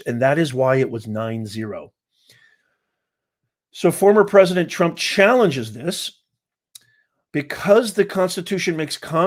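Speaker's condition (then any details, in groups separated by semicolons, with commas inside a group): No condition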